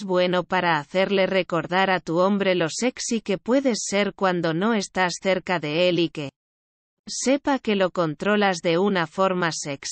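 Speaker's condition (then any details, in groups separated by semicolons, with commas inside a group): No condition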